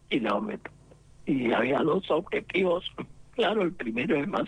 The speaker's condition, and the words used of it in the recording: Laryngectomy. Y lo tenemos, después de un cáncer de laringe, hablando sin sistema de ayuda aquí en el aire de Radio Provincia.